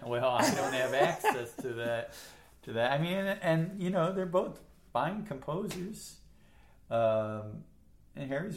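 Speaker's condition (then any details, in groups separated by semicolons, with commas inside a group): No condition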